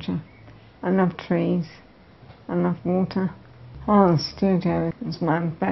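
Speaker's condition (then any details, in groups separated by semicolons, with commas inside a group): Multiple sclerosis; no hand movement; jaw ache, drooling when painting with mouth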